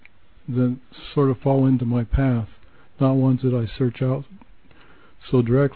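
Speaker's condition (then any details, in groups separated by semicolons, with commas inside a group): Parkinson's; low dose Mirapex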